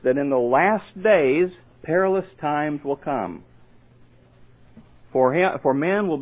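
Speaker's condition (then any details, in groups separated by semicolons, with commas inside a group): No condition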